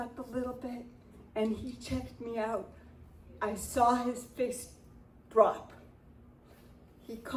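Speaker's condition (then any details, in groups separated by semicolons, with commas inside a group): Cerebral palsy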